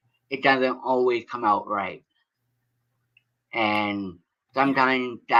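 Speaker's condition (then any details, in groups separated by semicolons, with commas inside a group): Cerebral palsy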